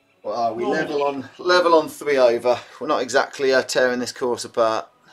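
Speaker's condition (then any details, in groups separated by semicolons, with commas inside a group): No condition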